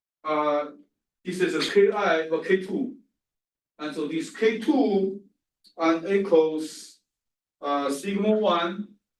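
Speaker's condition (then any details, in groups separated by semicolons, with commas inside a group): No condition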